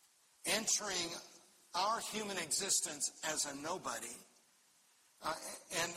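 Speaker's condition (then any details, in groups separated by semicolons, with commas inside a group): No condition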